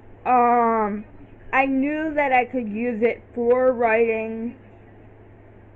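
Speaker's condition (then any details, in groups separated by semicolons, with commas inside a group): Cerebral palsy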